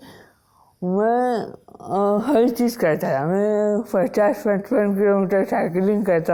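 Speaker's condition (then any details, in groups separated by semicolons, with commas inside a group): Wilson's disease; onset at age 16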